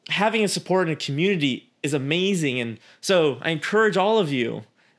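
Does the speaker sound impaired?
No.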